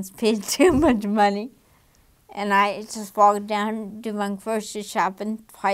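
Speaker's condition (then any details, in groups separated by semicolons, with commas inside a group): Damaged diaphragm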